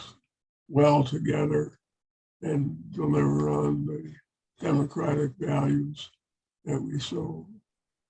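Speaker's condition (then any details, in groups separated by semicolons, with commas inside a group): Parkinson's; long walks cause great distress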